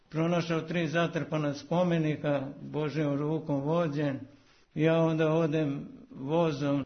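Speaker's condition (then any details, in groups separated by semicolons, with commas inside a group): Parkinson's disease; walks about 8 km daily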